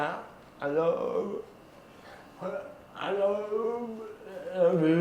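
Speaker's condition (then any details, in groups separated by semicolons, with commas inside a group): Cerebral palsy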